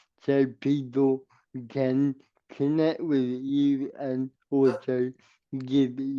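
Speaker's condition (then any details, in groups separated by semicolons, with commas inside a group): Cerebral palsy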